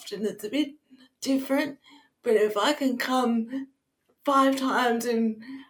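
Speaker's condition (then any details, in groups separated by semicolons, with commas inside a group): Cerebral palsy; sometimes taken for drunk on first sight on cam, speech affected on bad days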